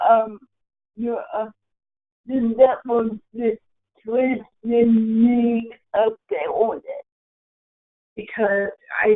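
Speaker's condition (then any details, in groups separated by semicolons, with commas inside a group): Cerebral palsy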